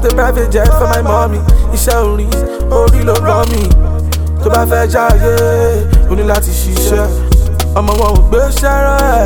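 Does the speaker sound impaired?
No.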